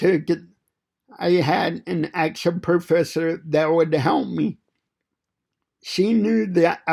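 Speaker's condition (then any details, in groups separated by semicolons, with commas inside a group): Cerebral palsy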